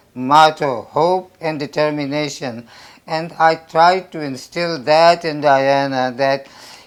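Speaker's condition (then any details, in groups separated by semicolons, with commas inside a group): Tonsil and soft palate cancer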